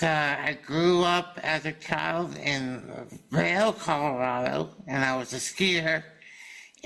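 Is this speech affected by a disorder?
Yes: salivary duct carcinoma surgery.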